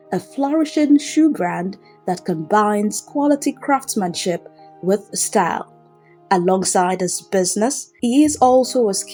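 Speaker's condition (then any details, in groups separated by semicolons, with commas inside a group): No condition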